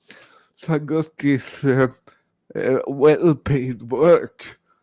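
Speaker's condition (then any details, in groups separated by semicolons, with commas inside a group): Cerebral palsy; present from birth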